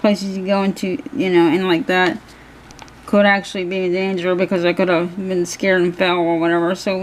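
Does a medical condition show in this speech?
Yes: cerebral palsy; hands affected, shaking.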